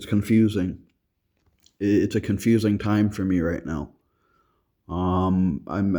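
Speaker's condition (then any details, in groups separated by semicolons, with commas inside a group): No condition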